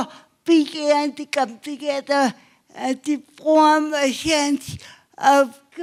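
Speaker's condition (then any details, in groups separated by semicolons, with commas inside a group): Cerebral palsy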